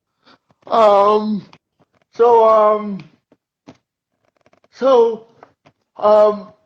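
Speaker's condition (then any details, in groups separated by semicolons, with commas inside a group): Cerebral palsy; uses wheelchair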